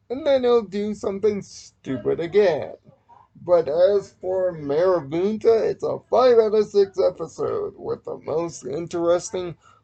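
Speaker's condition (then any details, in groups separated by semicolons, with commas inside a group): Cerebral palsy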